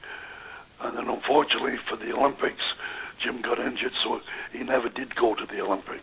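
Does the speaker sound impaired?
Yes: voice box damage after neck operation; voice affected, may be hard to understand.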